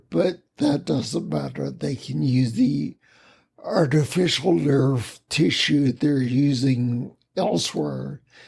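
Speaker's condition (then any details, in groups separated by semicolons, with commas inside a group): Spinocerebellar ataxia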